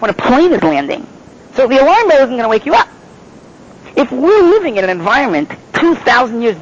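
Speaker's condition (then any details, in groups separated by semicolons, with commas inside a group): No condition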